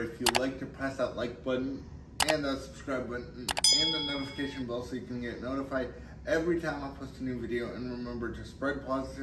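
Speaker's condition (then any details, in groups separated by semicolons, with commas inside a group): Cerebral palsy; uses wheelchair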